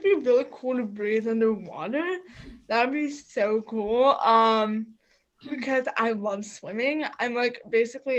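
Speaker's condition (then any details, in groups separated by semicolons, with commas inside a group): Cerebral palsy; occasional trouble articulating words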